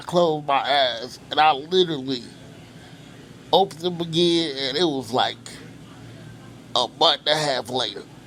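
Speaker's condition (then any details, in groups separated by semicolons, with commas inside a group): Cerebral palsy; from birth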